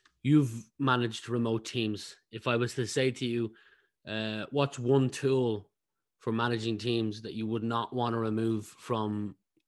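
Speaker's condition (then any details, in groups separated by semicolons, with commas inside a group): No condition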